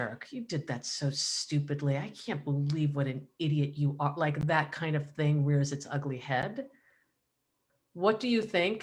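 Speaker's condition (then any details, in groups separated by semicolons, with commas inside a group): No condition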